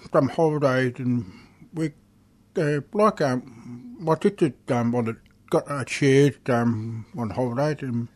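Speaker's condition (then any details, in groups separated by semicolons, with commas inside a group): Deafness; struggles when people talk quickly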